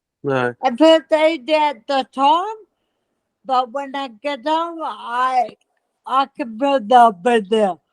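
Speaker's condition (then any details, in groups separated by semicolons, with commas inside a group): Multiple system atrophy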